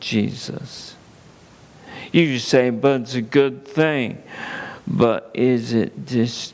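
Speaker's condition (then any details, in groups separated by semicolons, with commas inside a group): ALS; seeing doctors for multiple organic issues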